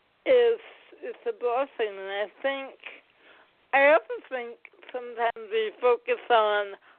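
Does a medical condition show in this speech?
Yes: cerebral palsy.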